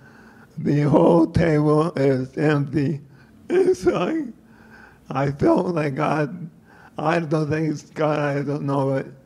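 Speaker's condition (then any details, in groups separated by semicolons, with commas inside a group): Parkinsonism; slow steady physical decline; wobbles, shuffles, tends to fall over, frequent giggling and laughing; voice first affected, speaks poorly, hard to understand, giggling and laughing make understanding harder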